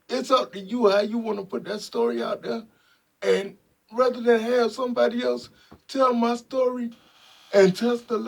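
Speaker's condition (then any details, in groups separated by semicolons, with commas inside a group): Spastic quadriplegic cerebral palsy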